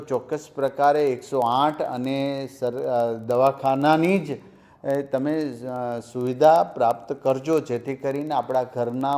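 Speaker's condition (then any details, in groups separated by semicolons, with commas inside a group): No condition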